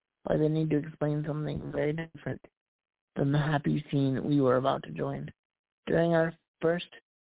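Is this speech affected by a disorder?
Yes: cerebral palsy; past challenges speaking up.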